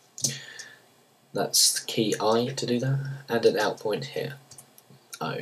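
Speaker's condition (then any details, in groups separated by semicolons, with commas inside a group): No condition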